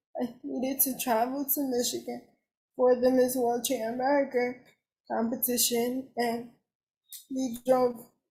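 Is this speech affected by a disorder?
Yes: cerebral palsy.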